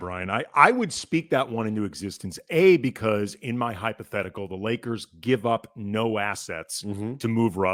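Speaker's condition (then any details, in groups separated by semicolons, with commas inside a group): No condition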